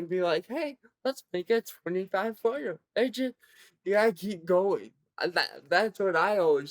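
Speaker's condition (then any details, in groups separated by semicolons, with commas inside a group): Cerebral palsy, severe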